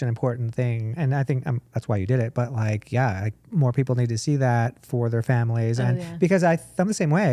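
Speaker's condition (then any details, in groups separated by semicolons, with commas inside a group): No condition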